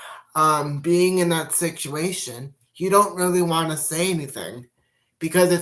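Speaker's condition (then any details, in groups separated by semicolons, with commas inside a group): Cerebral palsy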